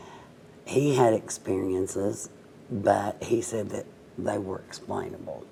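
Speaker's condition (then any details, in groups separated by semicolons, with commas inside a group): Cerebral palsy, mild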